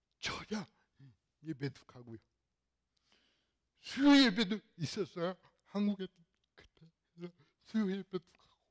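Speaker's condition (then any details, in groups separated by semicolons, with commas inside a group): Cerebral palsy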